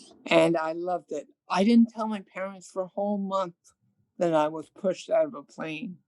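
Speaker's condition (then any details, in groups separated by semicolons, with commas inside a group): Cerebral palsy; present from birth, hearing loss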